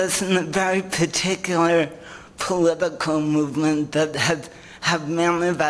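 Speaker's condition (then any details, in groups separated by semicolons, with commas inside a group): Cerebral palsy; some sounds jumbled, speech therapy for tongue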